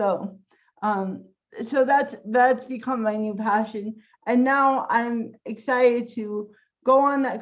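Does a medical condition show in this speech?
Yes: cerebral palsy.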